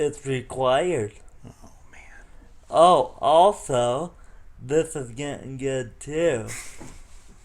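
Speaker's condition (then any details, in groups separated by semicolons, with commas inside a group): Cerebral palsy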